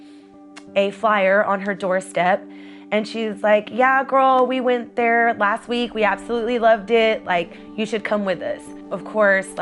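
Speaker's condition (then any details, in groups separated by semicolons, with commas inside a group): No condition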